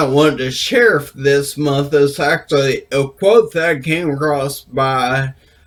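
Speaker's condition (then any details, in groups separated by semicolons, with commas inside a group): Brain injury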